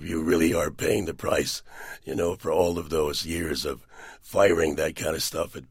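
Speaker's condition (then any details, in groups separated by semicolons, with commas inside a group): Partial laryngectomy for throat cancer, partial, 80% of larynx removed; years after surgery, voice improved, still noticeably altered, complimented as sexy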